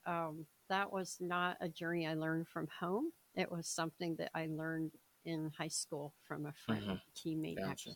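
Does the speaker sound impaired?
Yes: cleft palate, severe.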